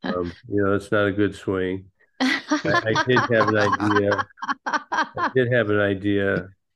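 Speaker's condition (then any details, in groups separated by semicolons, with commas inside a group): Parkinson's disease; no longer flies planes because of Parkinson's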